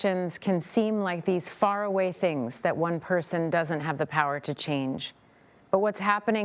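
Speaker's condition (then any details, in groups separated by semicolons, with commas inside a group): No condition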